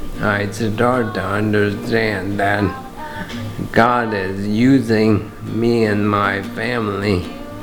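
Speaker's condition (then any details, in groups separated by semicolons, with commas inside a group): ALS; still mobile; affects speech and breathing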